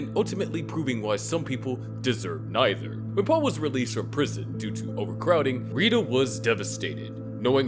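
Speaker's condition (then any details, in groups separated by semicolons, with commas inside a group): No condition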